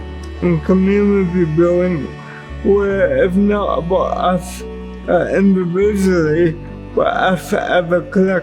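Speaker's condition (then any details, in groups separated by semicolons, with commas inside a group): Cerebral palsy; wheelchair user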